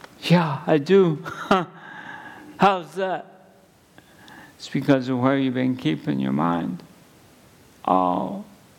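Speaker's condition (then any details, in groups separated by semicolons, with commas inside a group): ALS; at least a couple of months since diagnosis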